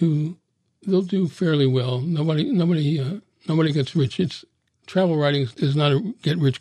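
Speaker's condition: Parkinson's; Parkinson's diagnosed at age 62, died a few months after recording; progressing rapidly, body failing during travel in Spain and Cuba, no longer able to travel

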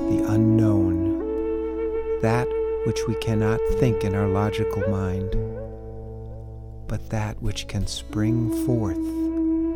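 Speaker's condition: No condition

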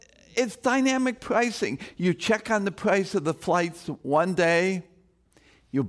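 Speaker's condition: No condition

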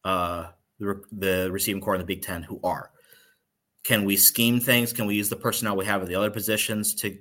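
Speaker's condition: No condition

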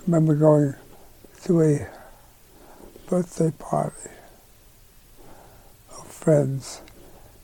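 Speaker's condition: Lou Gehrig's disease; speech difficult but still possible, able to speak until nearly the end

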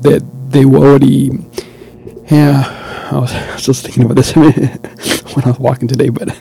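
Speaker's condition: Stuttering and language disorder; severe language disorder; repeated sounds, prolonged sounds

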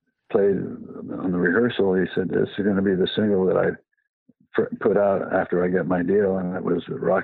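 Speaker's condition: Parkinson's; past cancer

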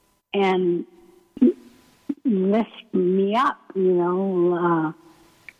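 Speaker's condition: ALS; limb onset in right foot

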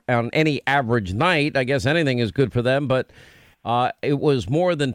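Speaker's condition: No condition

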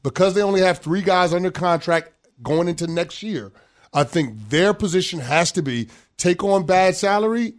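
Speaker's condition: No condition

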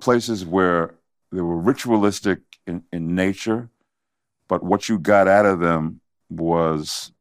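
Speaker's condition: No condition

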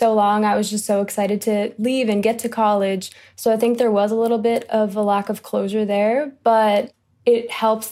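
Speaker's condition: No condition

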